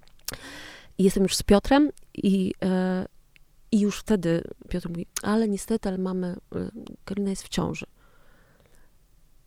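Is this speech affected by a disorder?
Yes: aphasia after stroke; brain haemorrhage at 30, left hemisphere, right arm and leg paralysed, right-side neglect, operated three days later; word-finding pauses, frequent fillers and self-corrections, now left-handed; unable to speak at first, post-stroke antidepressants, neurologopedic rehabilitation incl. own book, walking improved speech.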